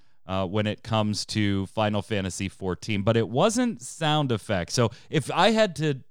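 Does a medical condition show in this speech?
No.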